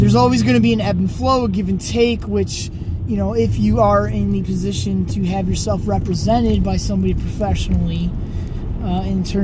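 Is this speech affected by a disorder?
No.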